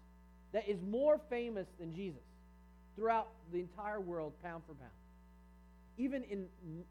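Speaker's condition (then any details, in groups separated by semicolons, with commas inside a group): No condition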